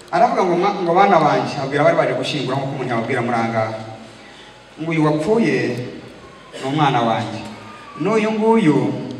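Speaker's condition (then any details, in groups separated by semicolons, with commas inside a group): No condition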